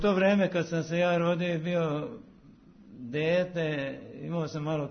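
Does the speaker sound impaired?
Yes: Parkinson's disease; walks about 8 km daily, very active, reports no difficulties from the illness; converses normally, illness not noticeable on radio.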